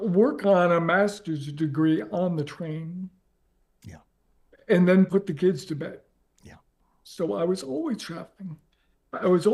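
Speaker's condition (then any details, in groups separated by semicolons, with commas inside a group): ALS; difficulty speaking and breathing, ventilator inflates lungs for voice, eye-tracking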